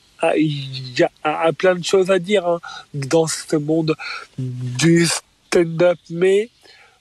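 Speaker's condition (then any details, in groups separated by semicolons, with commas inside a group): Stuttering; developmental stuttering, diagnosed at age 4, first misdiagnosed as Gilles de la Tourette by psychiatrist; stutter noticeable on stage, audience thought stutter was acted, elocution and rhythm not radio-smooth; blocks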